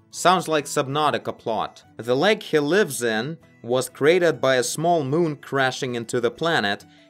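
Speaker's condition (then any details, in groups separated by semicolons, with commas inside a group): No condition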